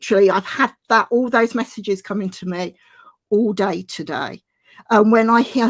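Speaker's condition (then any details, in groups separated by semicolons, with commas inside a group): No condition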